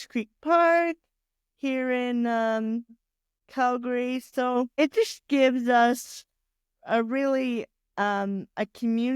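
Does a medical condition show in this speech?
Yes: cerebral palsy; diagnosed around one year, has had surgery.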